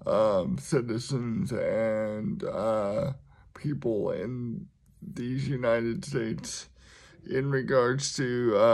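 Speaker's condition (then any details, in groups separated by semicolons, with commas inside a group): Cerebral palsy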